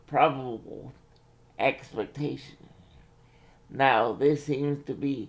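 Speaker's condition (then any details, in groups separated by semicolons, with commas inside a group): Cerebral palsy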